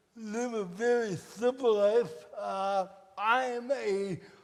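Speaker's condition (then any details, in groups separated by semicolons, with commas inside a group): Cerebral palsy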